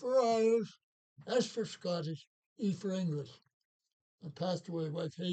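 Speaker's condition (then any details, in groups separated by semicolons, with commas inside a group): Parkinson's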